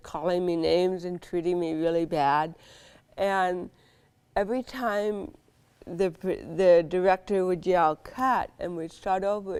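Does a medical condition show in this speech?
Yes: cerebral palsy; from birth, spinal surgery c1 to c7, titanium in neck.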